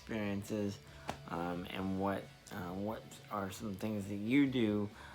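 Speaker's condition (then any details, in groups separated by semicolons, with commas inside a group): Spastic diplegia cerebral palsy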